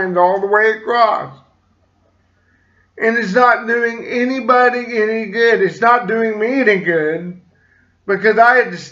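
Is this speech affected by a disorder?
Yes: cerebral palsy; slight speech impediment.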